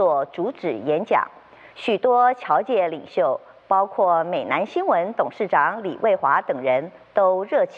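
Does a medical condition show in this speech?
No.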